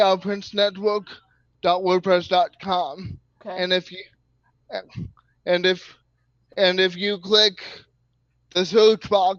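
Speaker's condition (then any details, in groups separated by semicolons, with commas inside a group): Cerebral palsy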